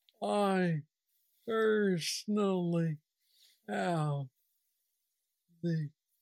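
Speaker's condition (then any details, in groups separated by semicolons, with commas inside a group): Parkinson's disease; neurostimulator brain implant after 2 years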